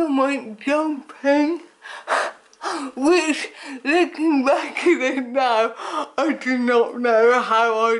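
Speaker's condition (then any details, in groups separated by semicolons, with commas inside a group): Cerebral palsy; affects speech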